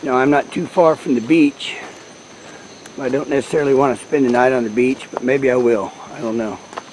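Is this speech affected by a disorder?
No.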